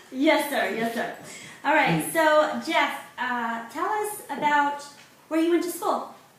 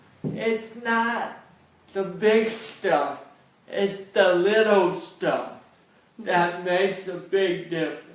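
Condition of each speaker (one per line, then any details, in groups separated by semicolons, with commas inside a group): No condition
Cerebral palsy; since birth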